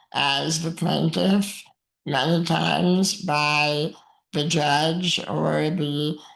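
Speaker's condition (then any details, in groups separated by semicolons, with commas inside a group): Muscular dystrophy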